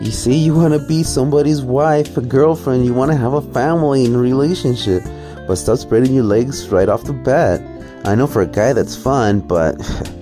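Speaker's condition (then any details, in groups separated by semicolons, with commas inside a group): No condition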